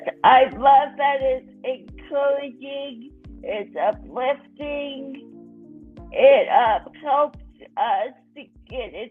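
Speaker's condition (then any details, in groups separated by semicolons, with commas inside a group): Cerebral palsy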